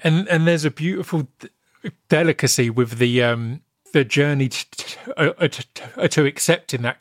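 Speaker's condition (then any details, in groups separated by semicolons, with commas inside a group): Stammer; stutter, unnoticed during rapping and spoken word years, noticed with radio show and podcast, works with STAMMA; can record self-tape version not stammering, or one letting stammer show freely; repeated sounds, prolonged sounds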